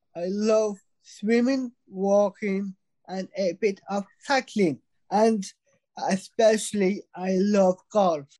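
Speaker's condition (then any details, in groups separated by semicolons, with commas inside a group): Down syndrome; congenital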